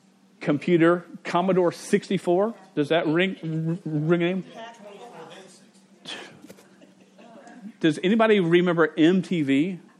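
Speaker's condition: Stutter; stutter since age five, persisting through adulthood; at times blocks and cannot say own name; repeated words, prolonged sounds

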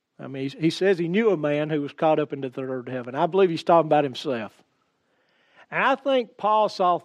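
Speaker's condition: No condition

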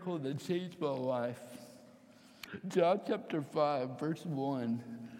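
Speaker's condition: Cerebral palsy, mild; hand tremor

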